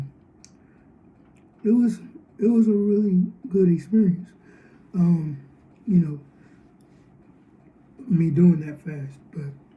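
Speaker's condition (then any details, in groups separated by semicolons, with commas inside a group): Cerebral palsy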